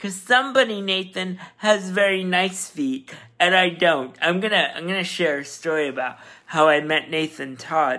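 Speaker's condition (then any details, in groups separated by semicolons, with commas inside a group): Cerebral palsy, spastic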